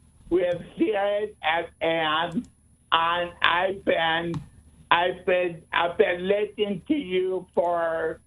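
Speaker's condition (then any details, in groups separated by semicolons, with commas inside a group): Speech impediment; tries to talk really clearly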